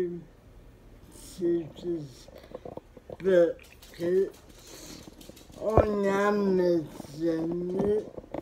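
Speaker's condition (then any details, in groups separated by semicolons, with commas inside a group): Cerebral palsy; spastic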